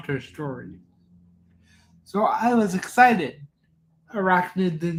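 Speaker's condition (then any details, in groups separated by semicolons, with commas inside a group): Cerebral palsy; from birth, cannot type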